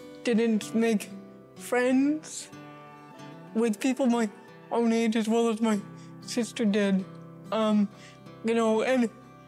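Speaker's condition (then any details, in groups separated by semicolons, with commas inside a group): Cerebral palsy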